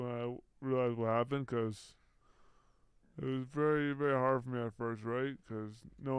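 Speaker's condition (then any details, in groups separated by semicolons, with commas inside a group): Brain injury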